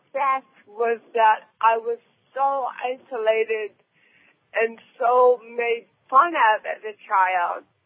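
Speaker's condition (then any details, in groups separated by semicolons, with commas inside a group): Cerebral palsy; present from birth, handwriting physically hard and slow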